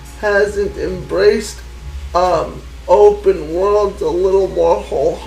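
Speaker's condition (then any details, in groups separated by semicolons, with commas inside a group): Cerebral palsy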